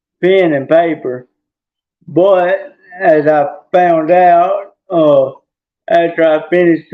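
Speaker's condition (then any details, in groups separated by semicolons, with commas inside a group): Traumatic brain injury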